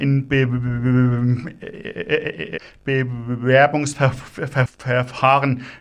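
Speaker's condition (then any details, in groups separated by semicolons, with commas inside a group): Stuttering; adult man; stuttering present during recording, openly acknowledged; repeated part-words, words and phrases, fillers 'äh'; repeated sounds, prolonged sounds, blocks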